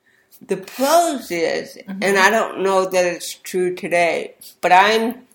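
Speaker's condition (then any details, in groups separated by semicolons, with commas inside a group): Cerebral palsy; speech therapy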